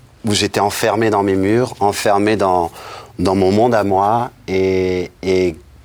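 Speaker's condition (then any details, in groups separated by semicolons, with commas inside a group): No condition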